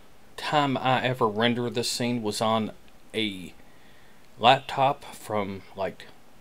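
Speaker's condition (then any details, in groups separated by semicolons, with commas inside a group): No condition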